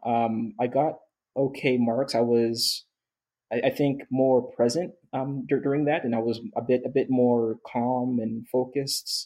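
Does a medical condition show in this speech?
Yes: stuttering; onset at age 10, worse when trying to impress or rushing, absent when singing or self-talk; stuttered during recording, reset by stopping, backing up, slowing rate; stutters when speaking too fast, muddy jumble, pauses, backs up, slows rate; here repeated sounds, repeated words.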